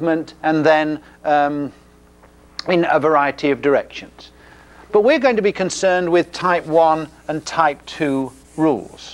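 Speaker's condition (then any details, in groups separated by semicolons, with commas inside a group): No condition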